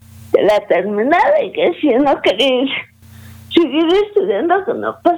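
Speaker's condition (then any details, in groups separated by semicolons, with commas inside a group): Cerebral palsy; premature, negligent right knee tumor surgery cut tendons, only crawled at 18 months, diagnosed age 18-19; some difficulty speaking, still able to speak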